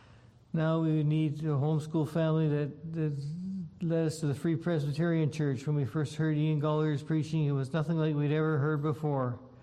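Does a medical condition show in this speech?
Yes: Parkinson's disease; memory and balance difficulties.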